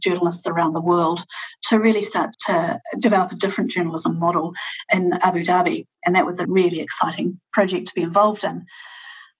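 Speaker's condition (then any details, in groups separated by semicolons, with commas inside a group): No condition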